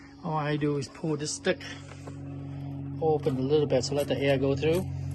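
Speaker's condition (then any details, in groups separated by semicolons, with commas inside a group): No condition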